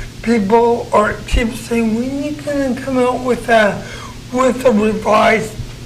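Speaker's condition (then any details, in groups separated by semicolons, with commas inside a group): Cerebral palsy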